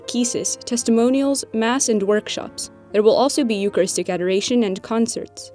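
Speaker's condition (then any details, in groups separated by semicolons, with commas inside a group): No condition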